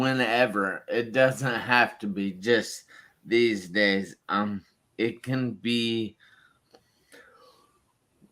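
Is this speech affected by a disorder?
Yes: traumatic brain injury.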